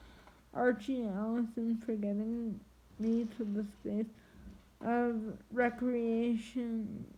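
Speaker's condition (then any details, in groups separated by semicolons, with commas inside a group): Triplegic cerebral palsy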